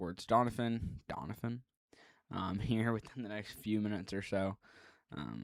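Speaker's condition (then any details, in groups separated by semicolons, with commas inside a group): No condition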